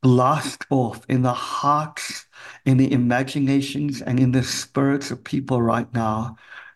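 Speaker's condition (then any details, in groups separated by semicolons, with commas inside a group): Cleft palate; congenital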